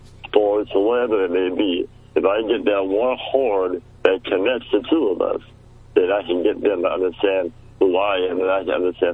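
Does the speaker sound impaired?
Yes: muscular dystrophy; childhood onset.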